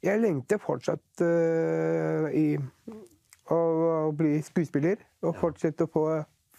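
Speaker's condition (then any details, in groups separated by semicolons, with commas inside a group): Down syndrome; present since birth; age 43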